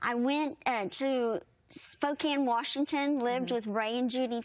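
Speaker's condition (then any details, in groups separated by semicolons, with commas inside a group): Bilateral cleft lip and palate, severe; unable to nurse as infant, once could not speak, needed interpreters, singing voice strong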